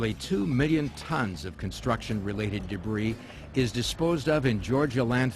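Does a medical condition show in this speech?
No.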